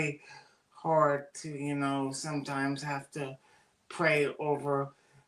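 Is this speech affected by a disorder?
Yes: cerebral palsy; oxygen loss at birth.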